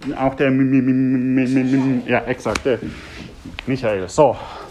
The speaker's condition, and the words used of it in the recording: Stuttering. Naja, es ist ja tatsächlich so, dass ich prinzipiell schon extrem stark stottere.